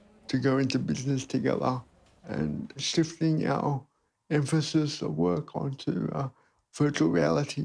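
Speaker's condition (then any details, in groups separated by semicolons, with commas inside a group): Cerebral palsy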